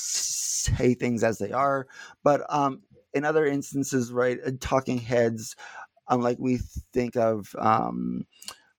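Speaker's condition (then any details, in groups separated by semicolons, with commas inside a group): Stuttering; not stuttering much currently; prolonged sounds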